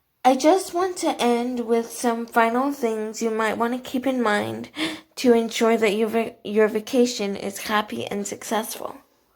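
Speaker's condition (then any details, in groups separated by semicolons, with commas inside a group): Cerebral palsy, athetoid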